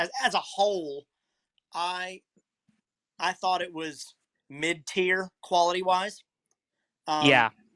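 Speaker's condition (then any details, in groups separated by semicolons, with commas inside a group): No condition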